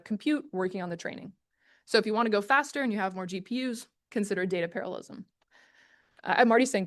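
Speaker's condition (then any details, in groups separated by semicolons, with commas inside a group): No condition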